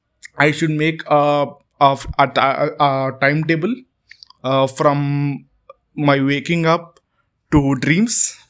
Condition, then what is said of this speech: Stuttering. I stop a word, and then I use the same syllable over and over until I